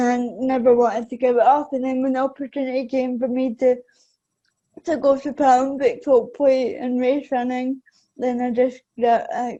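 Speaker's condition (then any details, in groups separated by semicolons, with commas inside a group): Cerebral palsy; affects balance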